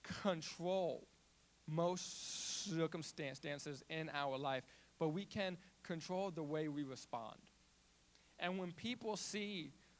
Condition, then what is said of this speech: Stuttering. There's not one thing I would change about me, my speech impediment, the past it has brought me through, because one, it has made me more dependent upon God.